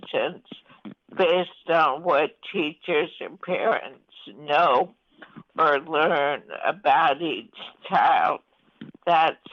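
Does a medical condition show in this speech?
Yes: ALS; voice affected.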